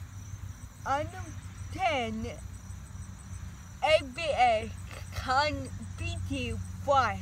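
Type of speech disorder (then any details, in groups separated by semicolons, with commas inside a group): Apraxia of speech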